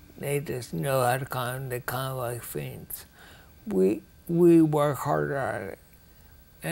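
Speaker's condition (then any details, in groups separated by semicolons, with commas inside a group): Ataxia; rare, progressive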